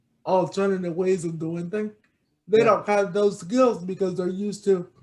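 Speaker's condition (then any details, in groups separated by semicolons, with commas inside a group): Cerebral palsy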